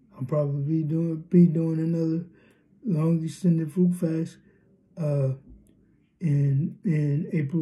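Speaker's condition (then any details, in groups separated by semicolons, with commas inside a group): Cerebral palsy, spastic diplegia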